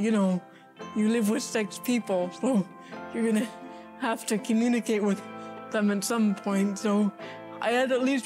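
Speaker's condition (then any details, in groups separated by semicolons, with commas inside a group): Cerebral palsy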